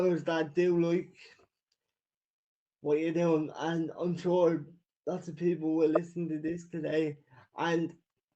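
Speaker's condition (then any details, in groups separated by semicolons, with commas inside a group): Cerebral palsy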